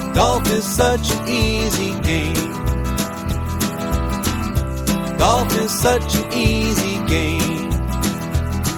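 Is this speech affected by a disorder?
No.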